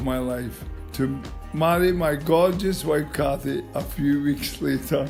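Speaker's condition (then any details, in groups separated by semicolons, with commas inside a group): Motor neurone disease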